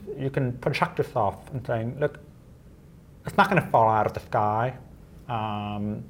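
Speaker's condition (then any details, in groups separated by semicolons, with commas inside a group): Deafness; unable to make phone calls unaided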